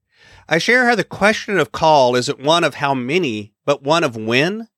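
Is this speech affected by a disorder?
No.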